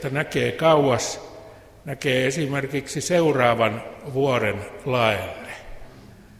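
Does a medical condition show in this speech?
No.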